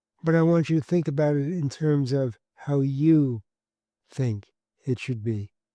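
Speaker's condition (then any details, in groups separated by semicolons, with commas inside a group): Cerebral palsy; born premature, unable to walk in early childhood; about 71 years since diagnosis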